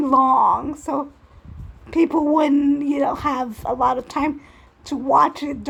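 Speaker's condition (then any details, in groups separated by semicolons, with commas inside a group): Cerebral palsy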